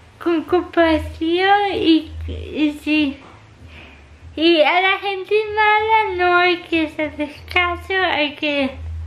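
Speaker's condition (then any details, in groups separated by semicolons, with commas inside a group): Cerebral palsy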